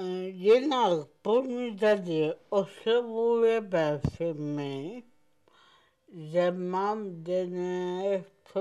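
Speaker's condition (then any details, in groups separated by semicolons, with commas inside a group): Cerebral palsy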